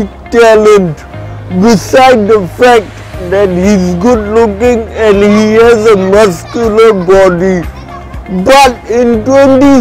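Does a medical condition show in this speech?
Yes: cerebral palsy.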